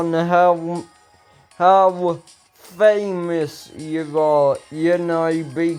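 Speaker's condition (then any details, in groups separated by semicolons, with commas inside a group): Ataxia; speech recently worse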